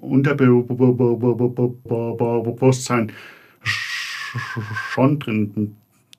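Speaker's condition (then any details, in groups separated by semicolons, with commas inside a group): Stuttering; developmental, lifelong, possibly inherited, father stuttered, brother fluent, logopedic speech therapy, constant since second grade; frequent part-word and whole-word repetitions; audibly stutters, repeats syllables and words, e.g. gespr gespr gesprochen; repeated sounds, prolonged sounds, blocks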